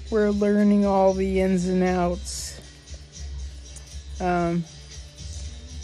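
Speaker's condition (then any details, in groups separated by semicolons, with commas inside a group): ALS; needs evening medication doses; breathing difficulty when tired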